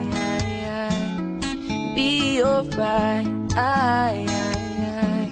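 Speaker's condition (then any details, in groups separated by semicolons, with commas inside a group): No condition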